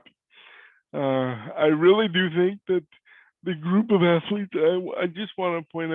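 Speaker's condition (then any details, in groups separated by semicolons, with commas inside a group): Cerebral palsy; cannot walk; voice is different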